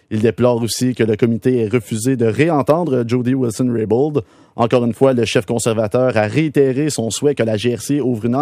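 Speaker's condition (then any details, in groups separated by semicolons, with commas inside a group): No condition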